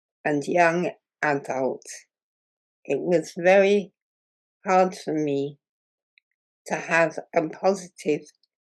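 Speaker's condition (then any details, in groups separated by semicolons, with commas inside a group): Muscular dystrophy; progressive muscle wasting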